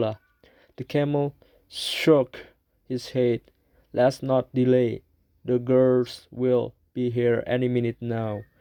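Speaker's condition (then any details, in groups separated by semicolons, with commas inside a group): No condition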